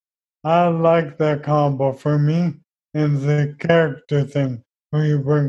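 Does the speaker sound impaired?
Yes: ALS; wheelchair built, arriving in about a week; still speaks but less coherent and audible, will later type everything out.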